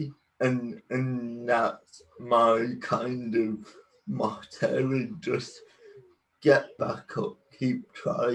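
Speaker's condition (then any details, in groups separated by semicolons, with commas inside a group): Cerebral palsy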